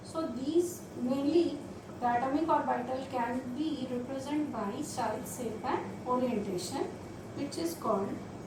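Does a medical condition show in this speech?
No.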